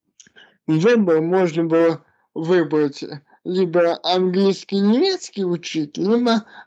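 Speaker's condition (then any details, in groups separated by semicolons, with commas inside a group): Cerebral palsy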